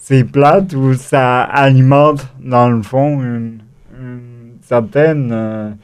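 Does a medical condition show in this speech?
Yes: cerebral palsy; acquired, wheelchair user.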